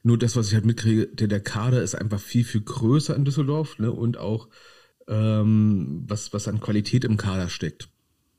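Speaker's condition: No condition

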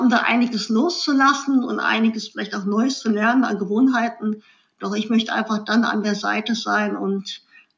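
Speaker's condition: Cleft lip and palate; congenital cleft lip

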